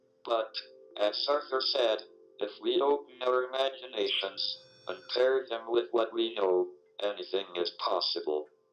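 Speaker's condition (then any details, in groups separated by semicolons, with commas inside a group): ALS, speech-generating device; motor neuron disease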